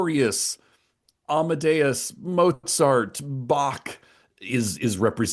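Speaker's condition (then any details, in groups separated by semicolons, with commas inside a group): No condition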